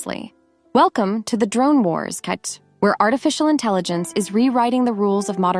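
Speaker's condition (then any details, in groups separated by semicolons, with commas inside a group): No condition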